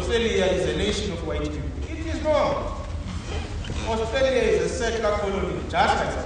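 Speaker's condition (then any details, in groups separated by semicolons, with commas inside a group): No condition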